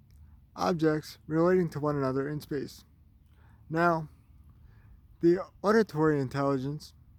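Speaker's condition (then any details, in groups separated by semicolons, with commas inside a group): Cerebral palsy, spastic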